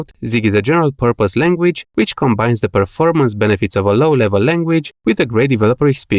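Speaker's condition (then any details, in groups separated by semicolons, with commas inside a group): No condition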